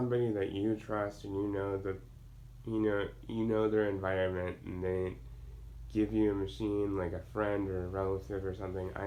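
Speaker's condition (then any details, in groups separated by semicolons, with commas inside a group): Cerebral palsy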